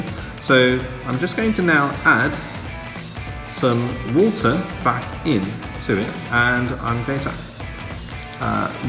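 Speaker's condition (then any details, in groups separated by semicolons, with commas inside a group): No condition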